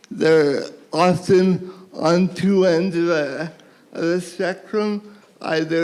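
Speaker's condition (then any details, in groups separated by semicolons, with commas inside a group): Cerebral palsy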